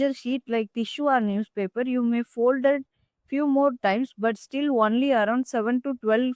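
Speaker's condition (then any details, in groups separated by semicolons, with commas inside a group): No condition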